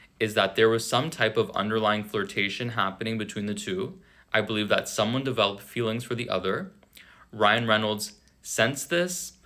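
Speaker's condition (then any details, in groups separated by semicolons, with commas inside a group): No condition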